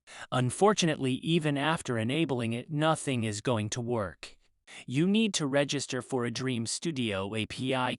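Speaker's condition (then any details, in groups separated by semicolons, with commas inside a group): No condition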